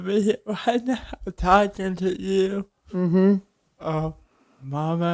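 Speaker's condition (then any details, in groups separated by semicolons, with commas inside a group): Cerebral palsy; spine surgery; able to walk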